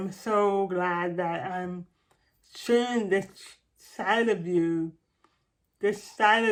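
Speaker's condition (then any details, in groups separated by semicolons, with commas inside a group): Cerebral palsy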